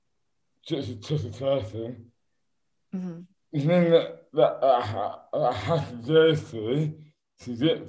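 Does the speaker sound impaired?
Yes: dystonia; neurological movement disorder, caused by repeated rugby concussions and head knocks, affects speech and hands; diagnosed at national neurological hospital London after five years undiagnosed, five days of testing; slurred speech as first symptom, hands later involuntarily affected.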